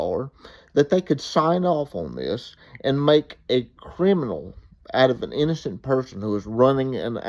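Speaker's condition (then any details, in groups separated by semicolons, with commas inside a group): Cerebral palsy; uses wheelchair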